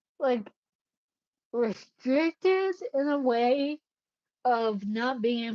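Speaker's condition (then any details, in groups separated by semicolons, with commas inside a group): Cerebellar ataxia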